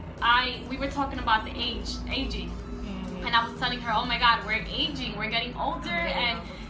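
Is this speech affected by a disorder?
No.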